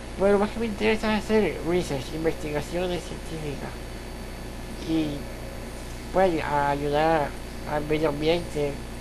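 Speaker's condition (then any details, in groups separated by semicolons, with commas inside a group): Muscular dystrophy; present from birth, degenerative; needs an assistant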